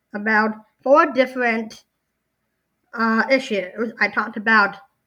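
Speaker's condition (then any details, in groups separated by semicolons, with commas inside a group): Down syndrome; congenital, since birth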